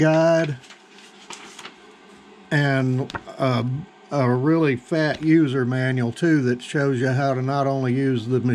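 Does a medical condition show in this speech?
No.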